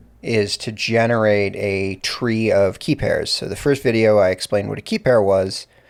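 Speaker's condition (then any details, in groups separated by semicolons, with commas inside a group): No condition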